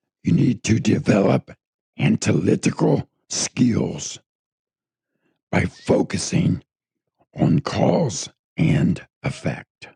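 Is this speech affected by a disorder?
Yes: throat cancer; tracheostomy tube.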